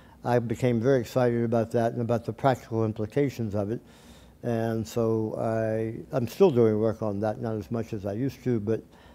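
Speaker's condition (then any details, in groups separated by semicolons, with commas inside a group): Tongue cancer surgery; speech slightly off, permanently changed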